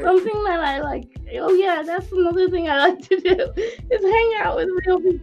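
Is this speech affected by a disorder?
Yes: cerebral palsy; speaks, controls whole iPhone by iOS voice control, Google Android voice recognition understands better than iOS.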